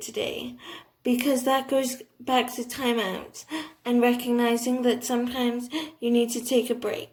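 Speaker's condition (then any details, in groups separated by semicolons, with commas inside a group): Cerebral palsy, athetoid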